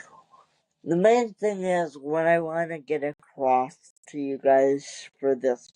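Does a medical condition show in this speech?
Yes: cerebral palsy; wheelchair user.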